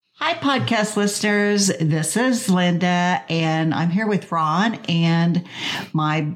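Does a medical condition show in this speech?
No.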